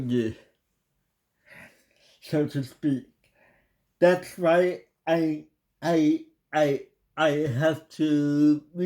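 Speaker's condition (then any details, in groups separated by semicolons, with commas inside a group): Cerebral palsy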